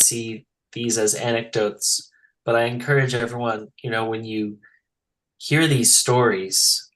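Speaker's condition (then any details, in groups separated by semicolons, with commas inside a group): No condition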